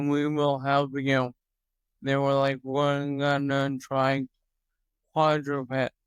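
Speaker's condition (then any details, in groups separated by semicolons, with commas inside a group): Toxic leukoencephalopathy, locked-in syndrome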